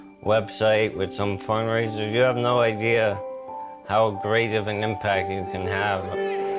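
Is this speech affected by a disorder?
Yes: ALS; gradually increasing weakness.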